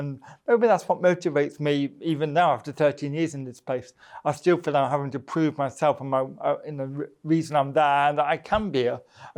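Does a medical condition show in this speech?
Yes: cerebral palsy; from birth, oxygen starvation at birth; affects voice box, strangulated voice, less clear to others.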